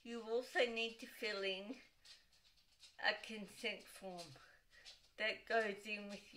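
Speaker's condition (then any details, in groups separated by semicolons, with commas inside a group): Cerebral palsy, dystonic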